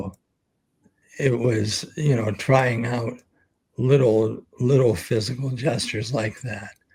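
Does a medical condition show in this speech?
Yes: ALS; expects to lose voice very soon.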